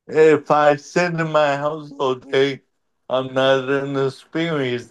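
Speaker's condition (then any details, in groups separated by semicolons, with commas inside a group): Cerebral palsy; wheelchair over the years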